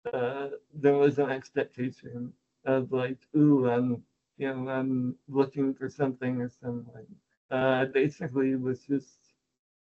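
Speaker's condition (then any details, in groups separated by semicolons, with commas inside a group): Spinal muscular atrophy, type 2; outlived type 1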